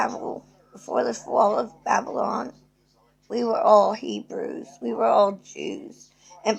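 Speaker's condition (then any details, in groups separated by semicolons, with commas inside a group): Cerebral palsy; present from birth, arthritic hips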